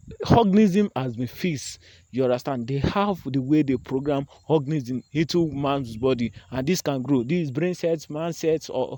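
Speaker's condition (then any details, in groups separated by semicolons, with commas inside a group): No condition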